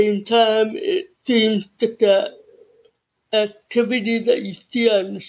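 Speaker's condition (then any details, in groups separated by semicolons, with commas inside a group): Cerebral palsy; childhood speech therapy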